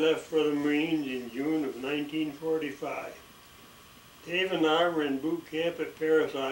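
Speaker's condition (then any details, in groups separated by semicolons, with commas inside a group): ALS; expects swallowing and breathing trouble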